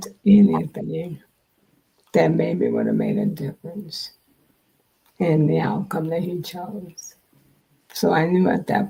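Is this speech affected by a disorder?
Yes: multiple sclerosis.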